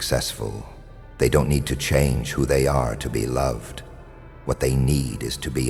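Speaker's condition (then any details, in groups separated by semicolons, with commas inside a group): No condition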